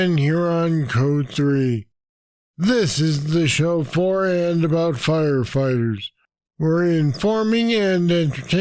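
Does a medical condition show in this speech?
Yes: Parkinson's disease; deep brain stimulators.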